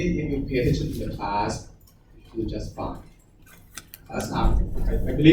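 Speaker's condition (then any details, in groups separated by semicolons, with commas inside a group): No condition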